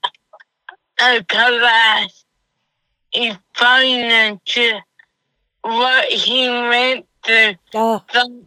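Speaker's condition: Cerebral palsy; doctor told mother of diagnosis

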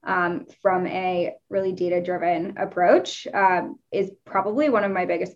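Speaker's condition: No condition

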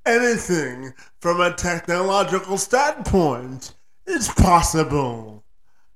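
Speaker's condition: Spastic quadriplegic cerebral palsy; present from birth, insufficient oxygen stated, legs affected, cannot walk normally

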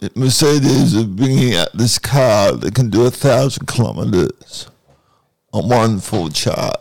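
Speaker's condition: Cerebral palsy; strangers sometimes assume drunkenness

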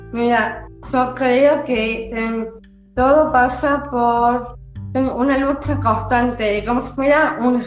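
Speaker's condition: Down syndrome; from birth

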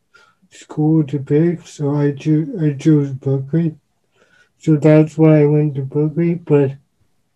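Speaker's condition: Cerebral palsy; uses wheelchair

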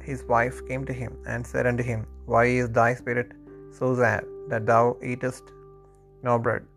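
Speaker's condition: No condition

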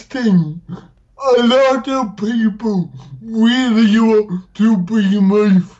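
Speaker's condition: Dysarthria; much improved through stand-up comedy, once barely intelligible, now occasionally not understood

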